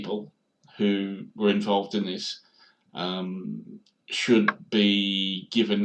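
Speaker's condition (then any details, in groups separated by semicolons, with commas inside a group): No condition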